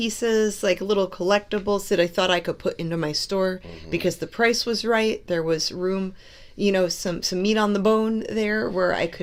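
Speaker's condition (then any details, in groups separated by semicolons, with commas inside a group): No condition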